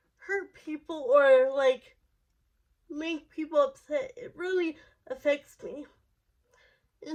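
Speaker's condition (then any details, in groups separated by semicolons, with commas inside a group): Cerebral palsy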